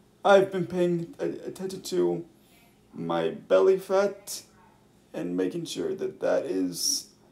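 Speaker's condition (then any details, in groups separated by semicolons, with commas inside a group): Cerebral palsy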